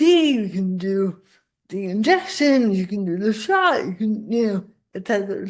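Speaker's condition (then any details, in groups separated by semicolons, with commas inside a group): Cerebral palsy; spasticity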